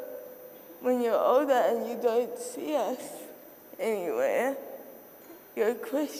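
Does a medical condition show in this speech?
Yes: cerebral palsy; lifelong cerebral palsy.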